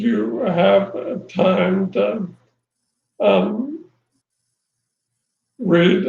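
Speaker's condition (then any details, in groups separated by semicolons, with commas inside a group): ALS; voice changed early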